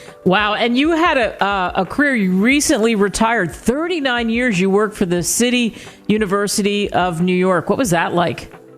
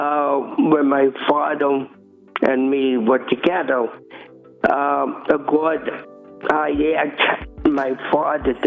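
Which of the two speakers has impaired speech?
The second: cerebral palsy; from birth.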